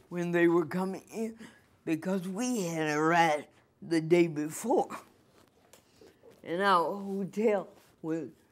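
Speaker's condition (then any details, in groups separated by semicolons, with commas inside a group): Cerebral palsy; from birth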